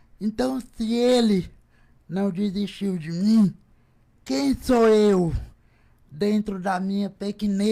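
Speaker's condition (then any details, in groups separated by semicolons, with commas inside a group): Cerebral palsy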